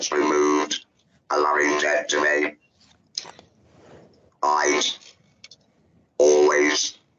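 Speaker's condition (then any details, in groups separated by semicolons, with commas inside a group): Laryngectomy; laryngectomy voice, breathes through neck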